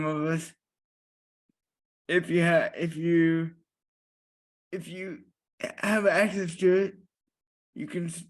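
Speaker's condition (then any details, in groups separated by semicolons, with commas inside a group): Cerebral palsy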